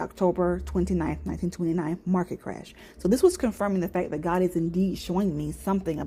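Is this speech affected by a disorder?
No.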